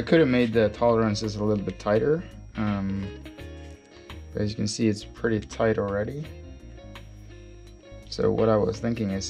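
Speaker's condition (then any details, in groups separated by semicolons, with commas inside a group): No condition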